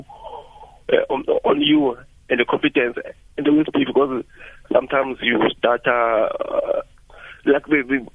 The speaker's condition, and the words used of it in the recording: Stuttering. For me, like I was going fast, I was speaking fast. I couldn't stop now.